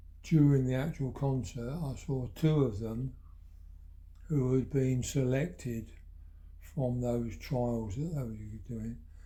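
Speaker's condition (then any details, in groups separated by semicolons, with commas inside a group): Parkinson's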